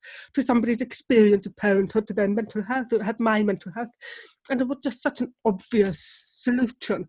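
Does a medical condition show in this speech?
Yes: deafness; relies on lip reading.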